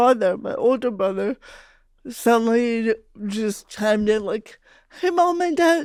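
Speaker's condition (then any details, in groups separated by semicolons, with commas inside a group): Cerebral palsy; speech sounds unusual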